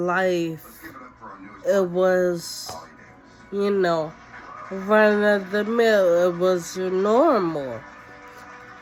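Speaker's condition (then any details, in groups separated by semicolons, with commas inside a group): Cerebellar ataxia; no cure; onset around age 35, worsening; speech changed, tongue biting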